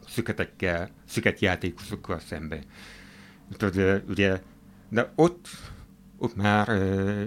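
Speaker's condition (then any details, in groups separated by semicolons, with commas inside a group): Hearing impairment; hard of hearing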